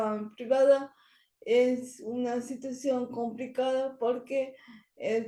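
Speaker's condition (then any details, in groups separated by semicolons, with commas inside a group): Cerebral palsy; speech not very good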